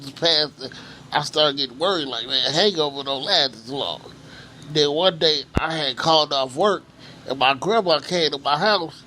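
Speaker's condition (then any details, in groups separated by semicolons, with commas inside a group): Cerebral palsy; from birth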